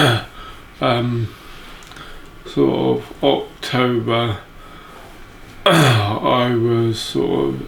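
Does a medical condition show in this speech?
Yes: motor neurone disease; diagnosed about six months ago, uses breathing apparatus.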